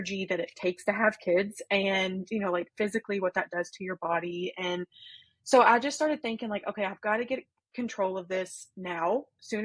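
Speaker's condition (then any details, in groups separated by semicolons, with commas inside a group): No condition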